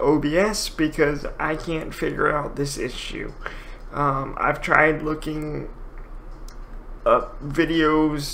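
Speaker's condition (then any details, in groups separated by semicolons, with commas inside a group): Cerebral palsy, mild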